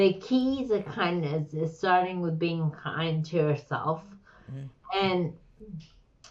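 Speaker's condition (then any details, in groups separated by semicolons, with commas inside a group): Slurred speech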